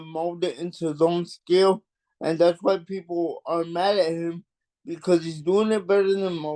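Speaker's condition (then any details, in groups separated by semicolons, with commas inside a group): Cerebral palsy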